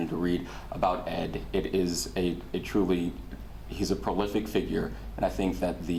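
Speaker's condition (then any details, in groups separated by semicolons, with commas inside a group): No condition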